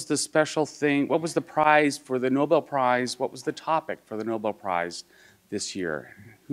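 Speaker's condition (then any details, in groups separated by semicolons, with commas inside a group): No condition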